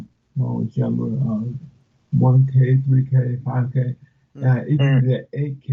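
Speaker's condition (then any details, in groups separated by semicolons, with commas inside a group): Cerebral palsy; speech affected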